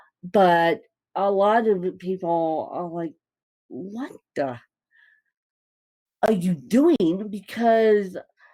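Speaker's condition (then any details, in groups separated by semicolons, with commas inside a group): Cerebral palsy, mixed, moderate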